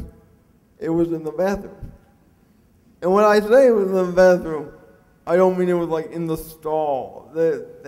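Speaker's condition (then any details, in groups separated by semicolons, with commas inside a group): Cerebral palsy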